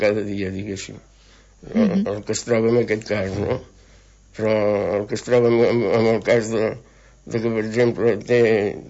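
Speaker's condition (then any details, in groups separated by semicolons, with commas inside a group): Parkinson's disease; brain stops making dopamine affecting psychomotor function, diagnosed 12 years ago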